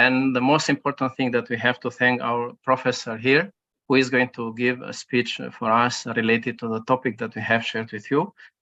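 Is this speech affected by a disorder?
No.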